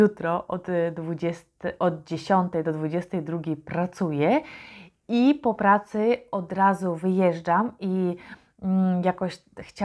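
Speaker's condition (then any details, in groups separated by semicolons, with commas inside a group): No condition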